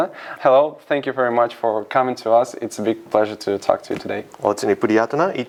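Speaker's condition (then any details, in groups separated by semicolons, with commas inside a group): No condition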